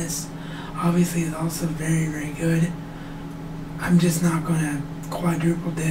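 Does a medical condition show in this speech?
Yes: cerebral palsy; wheelchair bound.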